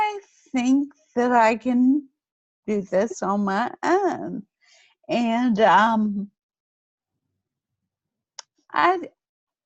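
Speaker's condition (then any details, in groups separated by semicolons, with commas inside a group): Friedreich's ataxia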